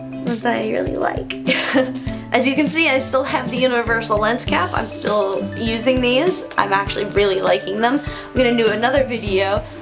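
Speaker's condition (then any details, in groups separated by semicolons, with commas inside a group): No condition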